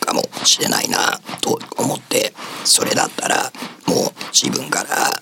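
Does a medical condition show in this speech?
Yes: laryngectomy, esophageal speech; 5 cm cervical esophageal cancer at esophageal entrance behind vocal cords, recurred after two years, larynx removed, reoperation; voice lost with larynx removal, single words came after a while, improves with practice.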